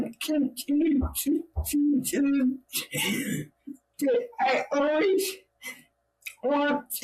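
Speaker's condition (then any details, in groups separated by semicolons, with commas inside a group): Cerebral palsy; own voice needs subtitles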